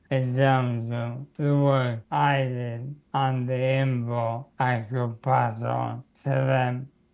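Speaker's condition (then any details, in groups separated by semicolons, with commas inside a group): Motor neurone disease; first symptoms were voice problems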